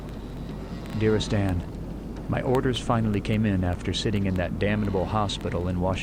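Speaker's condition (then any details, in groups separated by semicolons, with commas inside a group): No condition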